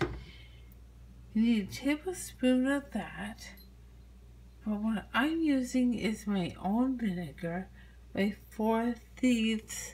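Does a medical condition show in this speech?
Yes: bulbar ALS; bulbar onset, mouth and tongue muscles affected.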